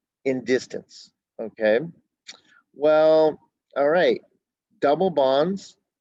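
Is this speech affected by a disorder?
No.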